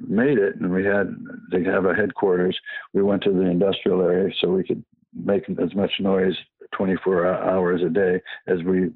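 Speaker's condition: Parkinson's; past cancer

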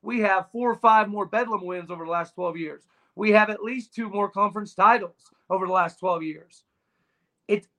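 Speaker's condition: No condition

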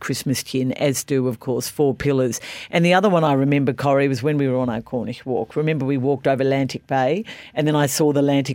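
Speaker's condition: No condition

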